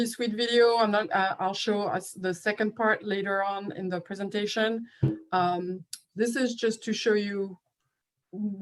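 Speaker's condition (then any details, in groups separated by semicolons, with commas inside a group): No condition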